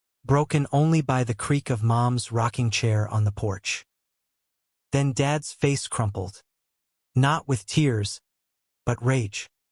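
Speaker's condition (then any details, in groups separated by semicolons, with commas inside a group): No condition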